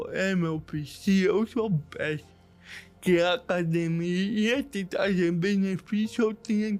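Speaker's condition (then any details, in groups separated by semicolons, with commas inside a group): Cerebral palsy; diagnosed in childhood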